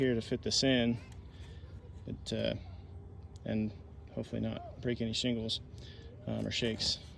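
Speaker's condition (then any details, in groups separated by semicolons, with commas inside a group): No condition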